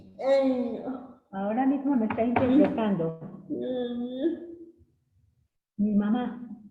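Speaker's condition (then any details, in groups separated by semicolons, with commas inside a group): Cerebral palsy; since birth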